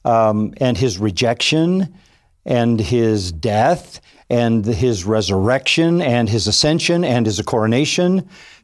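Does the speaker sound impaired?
No.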